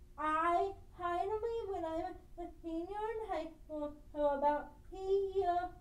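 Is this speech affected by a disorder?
Yes: cerebral palsy.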